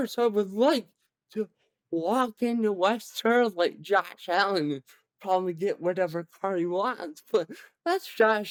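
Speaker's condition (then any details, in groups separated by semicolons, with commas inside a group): Cerebral palsy; present from birth, severe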